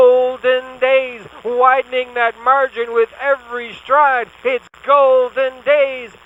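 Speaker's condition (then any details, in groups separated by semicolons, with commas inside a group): No condition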